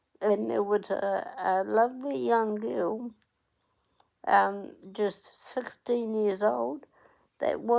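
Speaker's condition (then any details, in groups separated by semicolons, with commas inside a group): Cerebral palsy; onset at 8 days old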